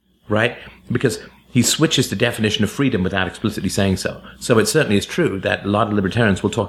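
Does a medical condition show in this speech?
No.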